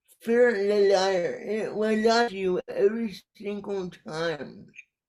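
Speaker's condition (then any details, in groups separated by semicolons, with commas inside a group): Cerebral palsy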